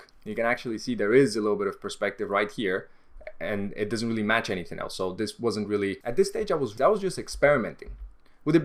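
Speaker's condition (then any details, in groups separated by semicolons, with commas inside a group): No condition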